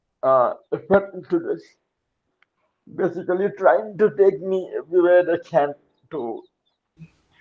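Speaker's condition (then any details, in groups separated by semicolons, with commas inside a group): Cerebral palsy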